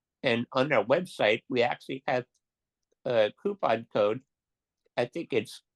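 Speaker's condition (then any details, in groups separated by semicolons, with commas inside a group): Duchenne muscular dystrophy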